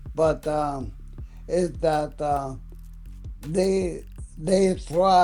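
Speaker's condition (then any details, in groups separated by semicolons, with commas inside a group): ALS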